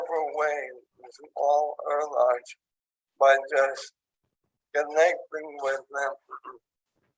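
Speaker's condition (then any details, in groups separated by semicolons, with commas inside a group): ALS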